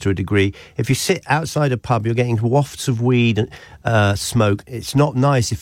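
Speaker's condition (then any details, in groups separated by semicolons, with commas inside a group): No condition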